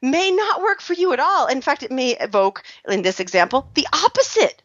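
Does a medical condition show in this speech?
No.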